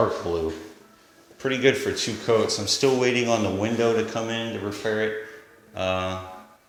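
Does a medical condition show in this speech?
No.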